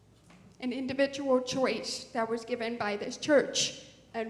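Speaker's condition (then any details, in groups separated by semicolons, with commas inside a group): Deafness; born deaf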